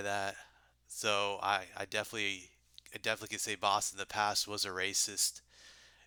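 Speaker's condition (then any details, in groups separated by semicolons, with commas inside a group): No condition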